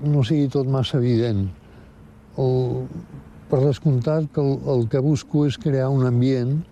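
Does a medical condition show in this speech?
Yes: Parkinson's disease; progressive, onset about 15 years before death at 79; mild, progressively worsening.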